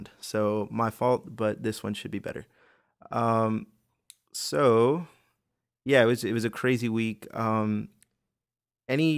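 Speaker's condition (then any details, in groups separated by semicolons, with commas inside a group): No condition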